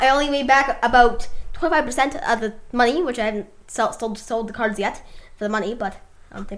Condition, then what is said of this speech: Stuttering. And whenever I have pressure on me, I don't really stutter.